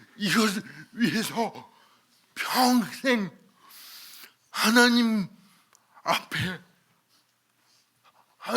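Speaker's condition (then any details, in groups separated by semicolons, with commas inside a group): Cerebral palsy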